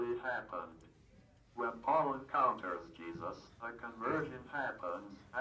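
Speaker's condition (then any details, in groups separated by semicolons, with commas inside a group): Cerebral palsy, athetoid; speech hard to understand, used picture book, communication box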